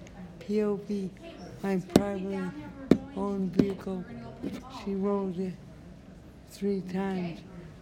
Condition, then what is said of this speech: Brain injury. It's okay. I can understand what you're saying.